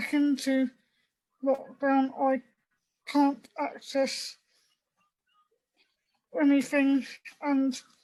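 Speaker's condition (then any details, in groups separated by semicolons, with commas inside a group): Cerebral palsy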